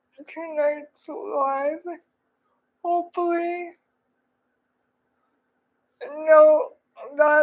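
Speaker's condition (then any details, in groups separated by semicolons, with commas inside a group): Cerebral palsy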